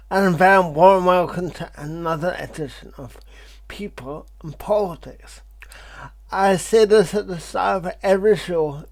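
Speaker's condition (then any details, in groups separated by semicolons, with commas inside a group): Cerebral palsy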